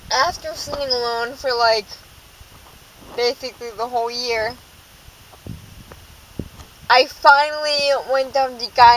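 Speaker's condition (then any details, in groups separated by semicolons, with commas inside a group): Cerebral palsy, dystonic hemiplegia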